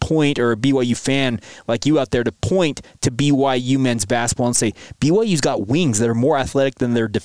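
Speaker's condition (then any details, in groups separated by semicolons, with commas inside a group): No condition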